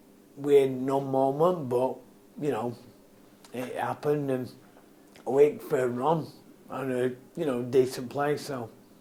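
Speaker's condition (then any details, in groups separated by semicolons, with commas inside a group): Motor neurone disease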